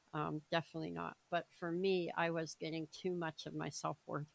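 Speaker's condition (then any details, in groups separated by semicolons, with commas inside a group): Cleft palate, severe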